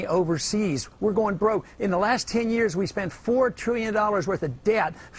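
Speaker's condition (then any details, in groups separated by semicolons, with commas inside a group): No condition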